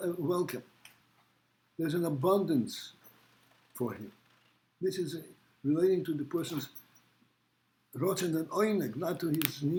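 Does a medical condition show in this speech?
No.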